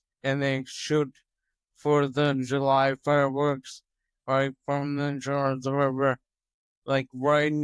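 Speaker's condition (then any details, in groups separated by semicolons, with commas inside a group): Toxic leukoencephalopathy, locked-in syndrome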